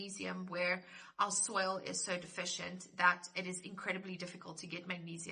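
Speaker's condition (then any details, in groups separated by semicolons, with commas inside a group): No condition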